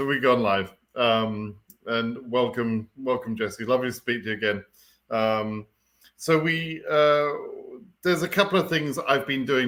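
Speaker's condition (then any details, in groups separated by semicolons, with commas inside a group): No condition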